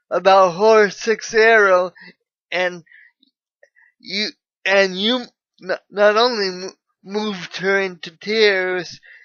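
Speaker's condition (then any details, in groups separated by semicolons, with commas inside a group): Cerebral palsy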